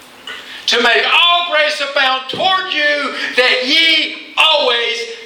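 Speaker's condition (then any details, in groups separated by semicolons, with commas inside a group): No condition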